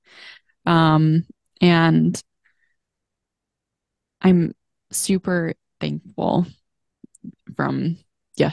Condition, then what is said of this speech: Aphasia. And then over time, I was kind of happy because I am talking to you fine and seeing the progress and stuff over 11